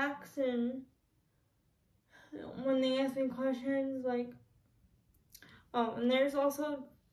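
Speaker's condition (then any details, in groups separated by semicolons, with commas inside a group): Cerebral palsy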